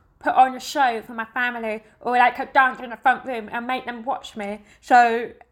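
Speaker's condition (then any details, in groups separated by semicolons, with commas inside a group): Deafness; dances by counting and following partner Giovanni's lead, not the music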